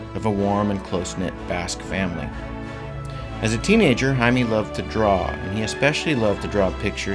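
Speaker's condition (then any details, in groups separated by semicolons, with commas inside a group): No condition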